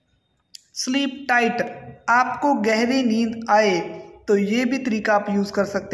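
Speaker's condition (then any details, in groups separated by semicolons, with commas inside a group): No condition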